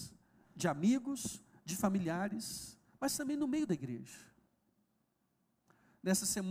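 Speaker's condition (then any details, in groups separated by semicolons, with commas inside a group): No condition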